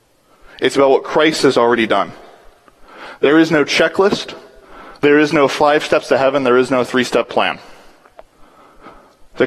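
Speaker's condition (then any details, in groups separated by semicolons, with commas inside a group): No condition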